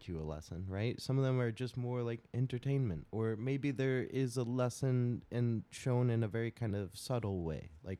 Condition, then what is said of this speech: No condition.